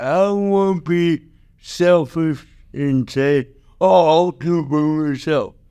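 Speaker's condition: Cerebral palsy

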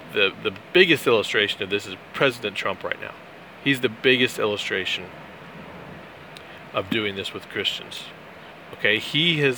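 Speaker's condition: No condition

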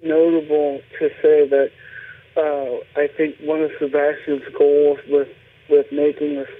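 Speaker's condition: Cerebral palsy; speech impediment while growing up

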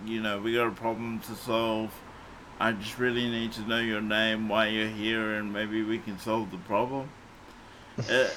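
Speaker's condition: Cerebral palsy; morphine not allowed after it

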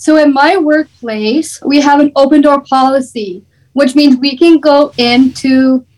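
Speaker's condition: Down syndrome; visible disability

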